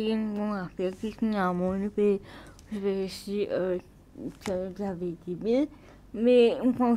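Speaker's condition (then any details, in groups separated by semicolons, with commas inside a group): Cerebral palsy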